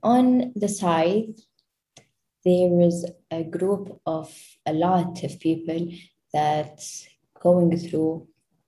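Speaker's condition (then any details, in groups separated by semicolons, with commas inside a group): Stuttering; onset in fourth grade, around age 9-10; after speech program combining therapy and group support; gets stuck, blocks, speaks much better now, confident, moves on after getting stuck; prolonged sounds, blocks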